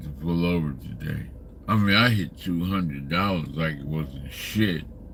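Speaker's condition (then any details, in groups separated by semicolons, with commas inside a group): Slurred speech; still slurs words occasionally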